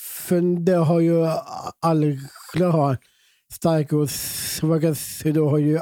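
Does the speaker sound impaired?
Yes: Down syndrome; present from birth.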